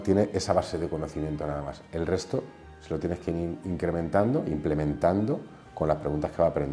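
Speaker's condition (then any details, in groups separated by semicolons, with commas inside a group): No condition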